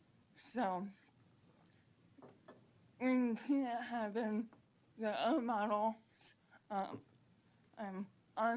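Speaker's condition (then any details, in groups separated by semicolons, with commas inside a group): Cerebral palsy; present from birth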